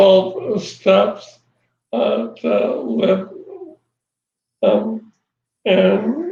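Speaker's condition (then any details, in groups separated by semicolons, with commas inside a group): ALS; voice changed early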